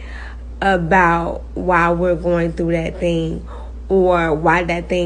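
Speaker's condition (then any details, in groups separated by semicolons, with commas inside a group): Cerebral palsy, spastic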